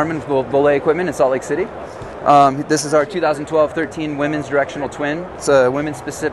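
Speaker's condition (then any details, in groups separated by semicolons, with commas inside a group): No condition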